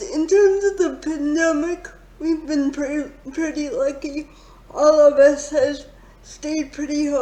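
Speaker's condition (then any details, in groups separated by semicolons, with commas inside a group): Quadriplegic cerebral palsy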